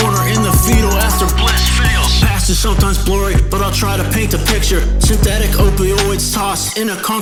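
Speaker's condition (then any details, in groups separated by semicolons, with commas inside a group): No condition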